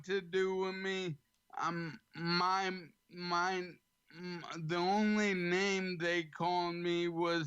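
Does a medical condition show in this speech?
Yes: ALS; slightly slurred, has to slow down.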